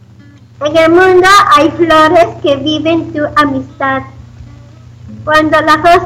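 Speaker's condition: Down syndrome; self-described good language

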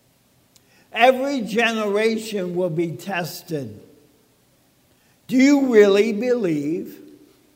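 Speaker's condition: ALS; talking funny

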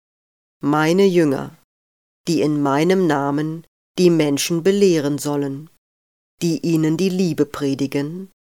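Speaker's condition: No condition

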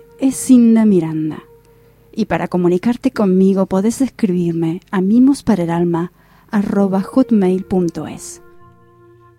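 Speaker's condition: No condition

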